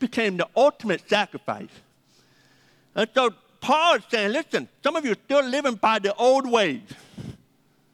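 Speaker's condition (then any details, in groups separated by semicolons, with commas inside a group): Deafness; needs names repeated several times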